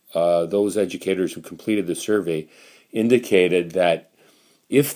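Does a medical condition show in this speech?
No.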